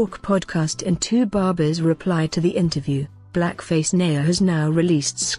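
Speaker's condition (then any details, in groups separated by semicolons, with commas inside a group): No condition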